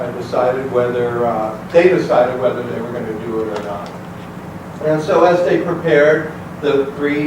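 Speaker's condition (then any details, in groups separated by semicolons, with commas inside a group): No condition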